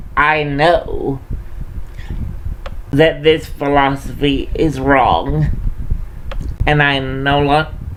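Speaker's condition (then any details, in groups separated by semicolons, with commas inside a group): Cerebral palsy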